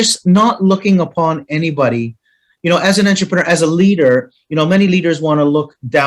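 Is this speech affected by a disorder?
No.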